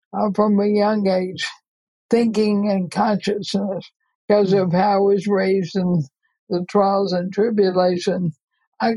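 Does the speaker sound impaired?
Yes: ALS; progressive, expects to die within couple of years, breathing affected.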